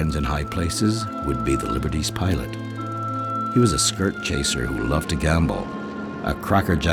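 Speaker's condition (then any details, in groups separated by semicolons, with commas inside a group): No condition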